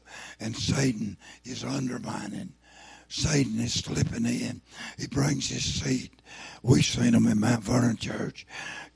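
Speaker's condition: Throat cancer, lost vocal cord

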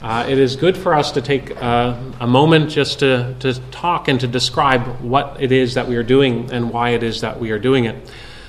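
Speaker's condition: No condition

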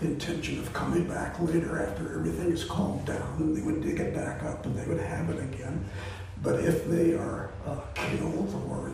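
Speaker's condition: Voice disorder; not contagious

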